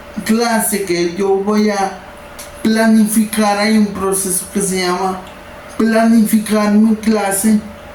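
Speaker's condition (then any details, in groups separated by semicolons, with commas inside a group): Cerebral palsy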